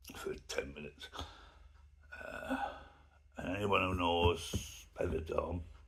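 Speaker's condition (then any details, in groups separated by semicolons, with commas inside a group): Myasthenia gravis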